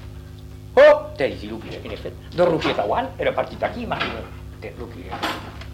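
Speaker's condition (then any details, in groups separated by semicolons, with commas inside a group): No condition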